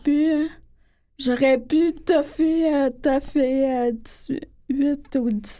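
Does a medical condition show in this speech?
Yes: Friedreich's ataxia; diagnosed at age 15, now age 30, progressive.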